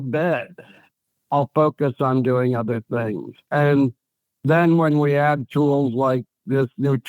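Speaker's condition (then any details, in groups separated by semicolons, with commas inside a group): ALS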